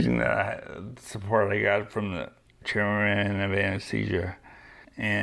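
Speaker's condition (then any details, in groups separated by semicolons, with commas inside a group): Young onset Parkinson's disease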